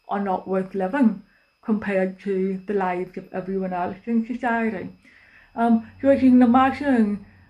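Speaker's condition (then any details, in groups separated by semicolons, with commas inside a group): Deafness; cannot use telephone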